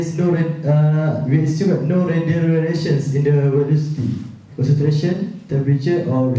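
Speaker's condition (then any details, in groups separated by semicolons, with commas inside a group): No condition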